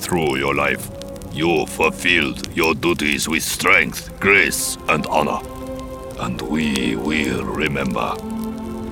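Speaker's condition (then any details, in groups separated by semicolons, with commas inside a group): No condition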